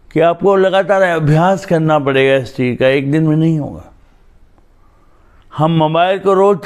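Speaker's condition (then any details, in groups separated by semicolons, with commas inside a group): Cerebral palsy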